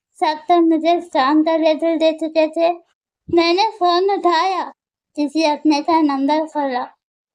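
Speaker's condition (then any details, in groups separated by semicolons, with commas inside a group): Muscular dystrophy; wheelchair user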